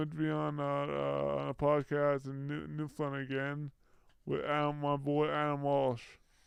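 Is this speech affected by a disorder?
Yes: brain injury.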